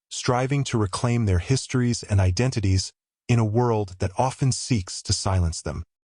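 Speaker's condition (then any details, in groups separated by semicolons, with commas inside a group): No condition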